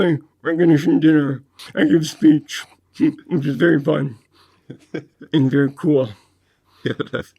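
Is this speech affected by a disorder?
Yes: dystonia; neurological condition.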